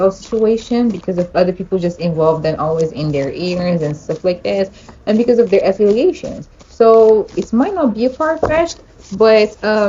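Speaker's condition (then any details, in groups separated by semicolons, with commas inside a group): No condition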